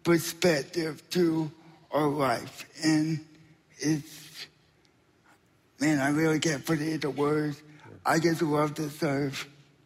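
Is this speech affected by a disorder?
Yes: spastic quadriplegic cerebral palsy; neurological muscle stiffness limiting arm and leg mobility.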